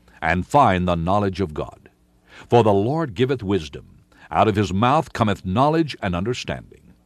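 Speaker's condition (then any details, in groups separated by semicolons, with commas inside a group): No condition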